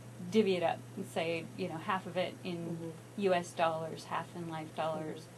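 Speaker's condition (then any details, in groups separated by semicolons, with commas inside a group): No condition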